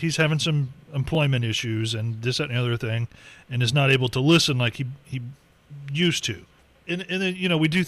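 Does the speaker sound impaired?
No.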